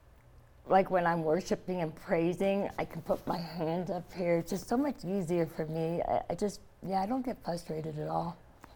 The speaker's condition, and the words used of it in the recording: Throat cancer. I just had a portion of my tongue removed, and that's probably why you hear some slurring.